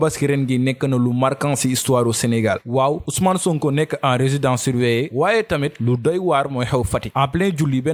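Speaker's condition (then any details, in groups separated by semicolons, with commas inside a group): No condition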